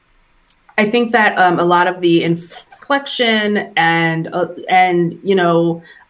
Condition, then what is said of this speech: Stuttering. So I'll go through times when I just don't feel like stuttering and I don't feel like putting myself, you know, in the position to stutter